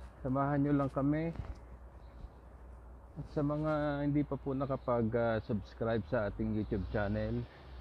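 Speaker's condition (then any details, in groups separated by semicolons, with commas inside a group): No condition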